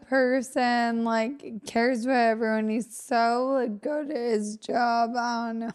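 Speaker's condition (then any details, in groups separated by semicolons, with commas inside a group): Friedreich's ataxia; wheelchair user, gets around and functions independently, partner Matt makes daily life easier; symptoms vary day to day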